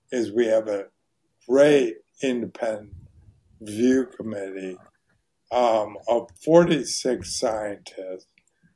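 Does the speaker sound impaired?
Yes: ALS; voice very hoarse.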